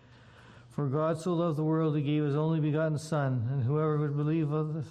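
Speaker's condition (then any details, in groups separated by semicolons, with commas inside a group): Parkinson's disease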